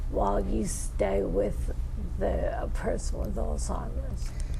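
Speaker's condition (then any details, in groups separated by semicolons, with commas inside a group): Multiple sclerosis; very limited mobility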